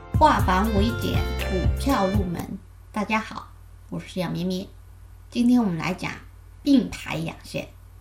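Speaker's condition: No condition

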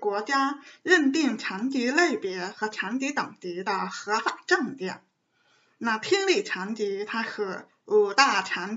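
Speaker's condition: Congenital severe deafness; hearing aids and cochlear implant, relies on visual communication

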